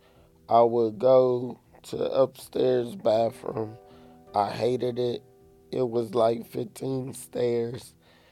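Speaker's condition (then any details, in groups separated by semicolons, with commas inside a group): Cerebral palsy; affects movement, physical and occupational therapy, therapists had stair climbing to bathroom as exercise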